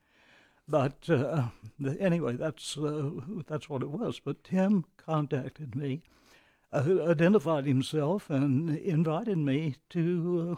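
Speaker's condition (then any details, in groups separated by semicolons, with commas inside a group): Vocal dysphonia; onset while working at KUT radio, attributed to stress, persisted despite efforts, led to leaving KUT; voice felt like being strangled, host took it as natural speaking style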